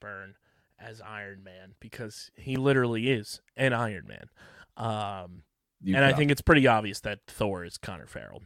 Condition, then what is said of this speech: None; typical speech.